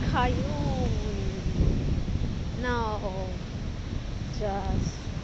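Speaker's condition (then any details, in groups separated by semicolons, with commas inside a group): No condition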